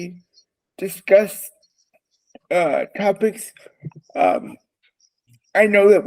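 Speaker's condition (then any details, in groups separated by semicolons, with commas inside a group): Cerebral palsy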